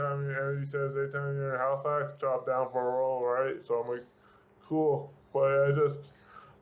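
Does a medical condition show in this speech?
Yes: severe brain injury; speech affected.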